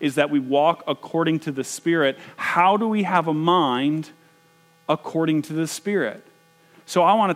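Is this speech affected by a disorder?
No.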